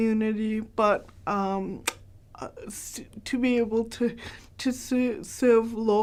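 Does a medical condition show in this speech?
Yes: cerebral palsy, mild; hard to understand.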